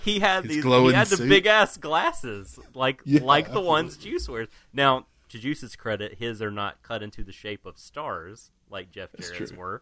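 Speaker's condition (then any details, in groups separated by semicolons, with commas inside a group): No condition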